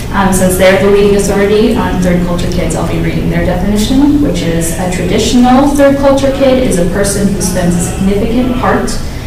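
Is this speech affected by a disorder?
No.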